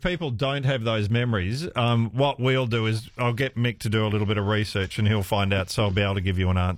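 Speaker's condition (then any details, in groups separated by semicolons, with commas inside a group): No condition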